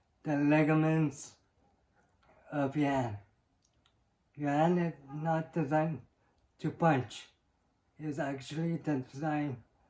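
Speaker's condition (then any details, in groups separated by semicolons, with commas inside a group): Cerebral palsy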